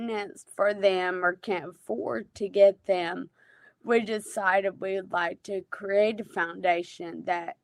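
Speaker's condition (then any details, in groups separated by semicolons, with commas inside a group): Friedreich's ataxia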